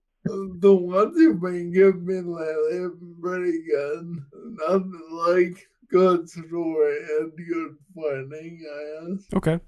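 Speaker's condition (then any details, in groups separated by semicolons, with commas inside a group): Friedreich's ataxia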